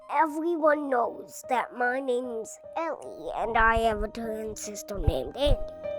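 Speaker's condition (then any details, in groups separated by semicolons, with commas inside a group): Cerebral palsy; motor issues; diagnosed age 1, now age 5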